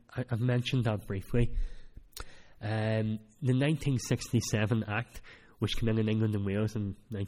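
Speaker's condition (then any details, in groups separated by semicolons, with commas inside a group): Cleft palate; cleft palate since childhood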